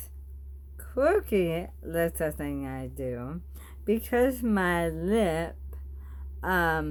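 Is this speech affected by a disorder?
Yes: bulbar ALS; bulbar-onset ALS.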